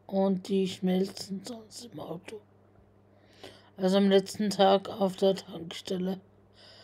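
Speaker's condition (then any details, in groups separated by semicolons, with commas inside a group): Spasticity from birth; multiple sclerosis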